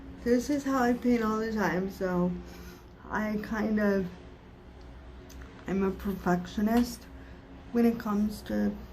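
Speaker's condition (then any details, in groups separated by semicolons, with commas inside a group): Cerebral palsy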